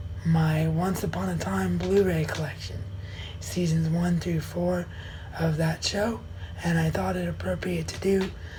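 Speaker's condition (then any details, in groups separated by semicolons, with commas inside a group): Cerebral palsy; wheelchair bound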